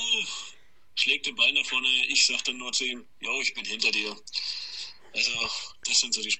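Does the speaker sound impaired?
No.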